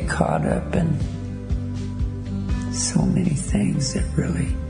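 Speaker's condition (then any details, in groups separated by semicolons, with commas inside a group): ALS; wheelchair user; diagnosed 5 years ago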